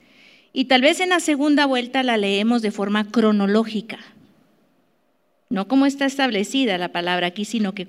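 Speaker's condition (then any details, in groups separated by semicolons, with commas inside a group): No condition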